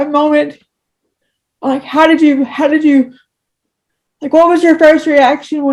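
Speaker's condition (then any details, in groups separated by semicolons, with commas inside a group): Cerebral palsy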